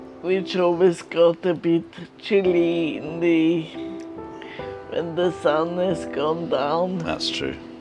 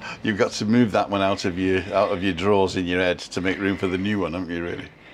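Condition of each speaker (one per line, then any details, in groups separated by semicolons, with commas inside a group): Multiple sclerosis; uses wheelchair
No condition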